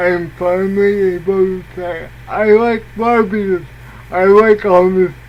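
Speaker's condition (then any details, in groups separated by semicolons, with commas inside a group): Cerebral palsy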